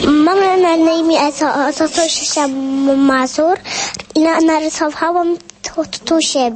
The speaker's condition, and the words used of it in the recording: Stuttering. Usłyszeliśmy, że jest to drugi poziom jąkania